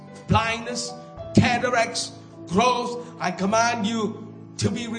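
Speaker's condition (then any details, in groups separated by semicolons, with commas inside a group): No condition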